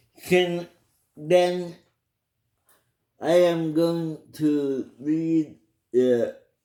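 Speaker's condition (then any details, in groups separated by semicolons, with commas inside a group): Cerebral palsy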